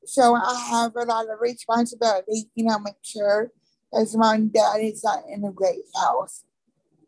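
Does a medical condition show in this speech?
Yes: cerebral palsy; from birth, birth defect.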